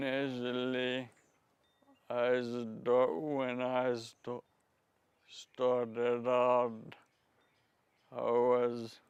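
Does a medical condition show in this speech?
Yes: Friedreich's ataxia; spasticity.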